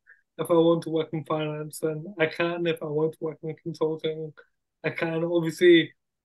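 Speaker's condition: Cerebral palsy; wheelchair user

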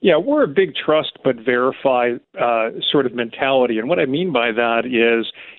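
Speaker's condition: No condition

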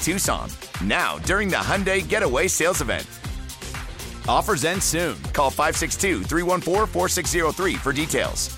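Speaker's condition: No condition

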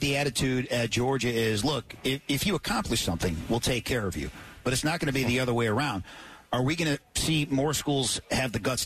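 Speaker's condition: No condition

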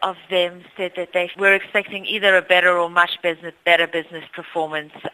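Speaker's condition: No condition

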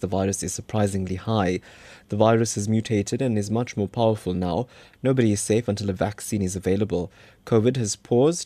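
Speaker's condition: No condition

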